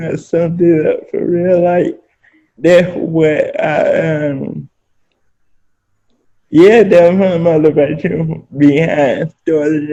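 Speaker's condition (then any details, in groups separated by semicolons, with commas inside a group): Spastic quadriplegic cerebral palsy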